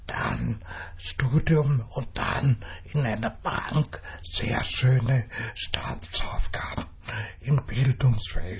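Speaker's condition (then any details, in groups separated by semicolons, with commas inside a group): Dystonia with speech disorder; could not write as a child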